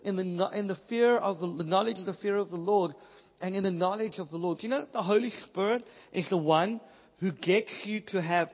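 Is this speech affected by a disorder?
Yes: cleft palate; congenital cleft palate, hole in palate, Pierre-Robin syndrome, affects all ENT, still struggles quite severely; speech most affected, hated own voice until about age 28, could not hear self preach.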